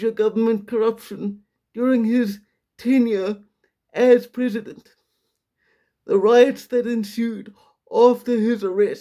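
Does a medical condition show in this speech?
Yes: quadriplegic cerebral palsy.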